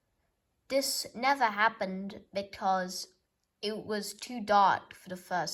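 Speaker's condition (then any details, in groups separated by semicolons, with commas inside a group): No condition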